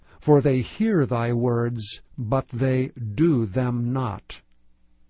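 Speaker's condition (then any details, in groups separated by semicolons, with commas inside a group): No condition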